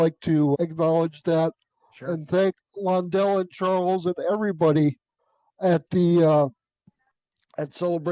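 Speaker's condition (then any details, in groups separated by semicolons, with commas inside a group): Cerebral palsy; uses wheelchair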